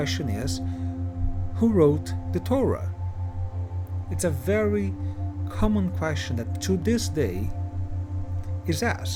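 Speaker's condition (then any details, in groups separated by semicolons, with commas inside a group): No condition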